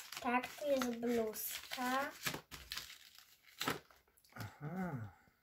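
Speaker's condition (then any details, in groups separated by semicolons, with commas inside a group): No condition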